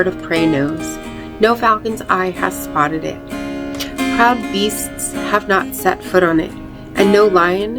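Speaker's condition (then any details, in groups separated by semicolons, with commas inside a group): No condition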